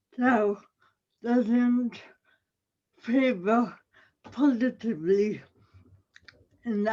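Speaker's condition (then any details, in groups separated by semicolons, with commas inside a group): Cerebral palsy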